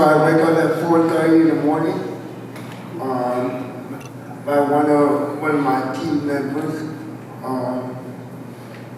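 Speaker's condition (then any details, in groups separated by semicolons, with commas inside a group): Cerebral palsy, spastic quadriplegia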